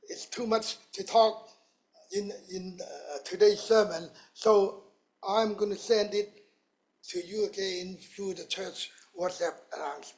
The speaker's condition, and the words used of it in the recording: Stuttering. Secondly, I am aware that my voice is both harsh, hoarse and harsh.